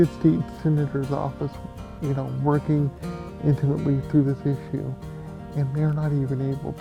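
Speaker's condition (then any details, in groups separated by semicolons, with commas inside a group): Cerebral palsy; from birth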